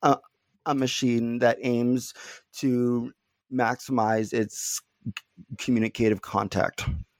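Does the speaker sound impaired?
Yes: stuttering; not stuttering much at time of recording; here prolonged sounds, blocks.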